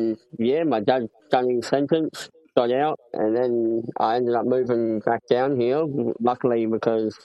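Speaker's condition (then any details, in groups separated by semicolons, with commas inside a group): Cleft palate; congenital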